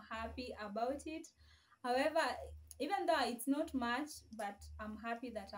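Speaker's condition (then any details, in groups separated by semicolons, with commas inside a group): No condition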